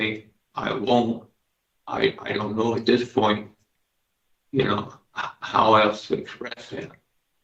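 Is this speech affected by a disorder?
Yes: Parkinson's disease.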